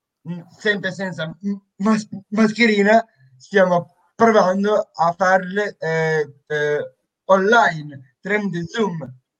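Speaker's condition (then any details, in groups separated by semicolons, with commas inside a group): Stuttering; ongoing online speech therapy via Skype with a speech therapist, long-term, with another young man; stutters too much, working on voice to sound smoother in scripts and monologues; repeated sounds, prolonged sounds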